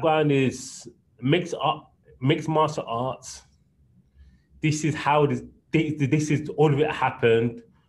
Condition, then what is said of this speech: Stuttering. But then you realize that it's a man who's got a stutter.